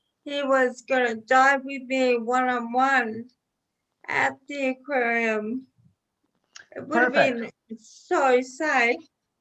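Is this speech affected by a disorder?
Yes: ataxia; can breathe, can equalize.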